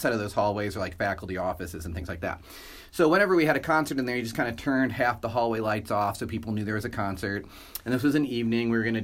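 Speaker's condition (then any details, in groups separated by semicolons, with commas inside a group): No condition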